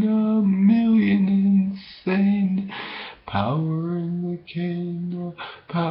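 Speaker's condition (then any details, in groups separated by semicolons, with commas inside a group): Brain injury; bicycle accident head injury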